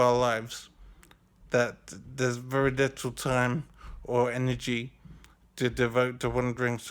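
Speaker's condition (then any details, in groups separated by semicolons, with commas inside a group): Brain injury; serious injury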